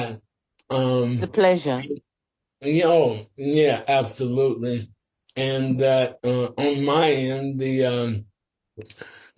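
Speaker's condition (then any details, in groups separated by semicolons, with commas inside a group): Sporadic ALS; must speak slower and carefully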